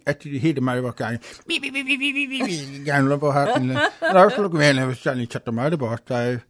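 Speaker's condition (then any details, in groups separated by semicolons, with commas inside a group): Hearing loss with cochlear implants; right implant 10-11 years ago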